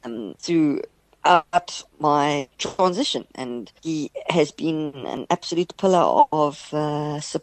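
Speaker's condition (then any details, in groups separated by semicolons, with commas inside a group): Stutter; stutter developed in childhood with onset of depression, caused by depression, quite bad; lessened after medical and social transition with hormone replacement therapy from age 37; quite a bad stutter earlier, now almost not noticeable; prolonged sounds, blocks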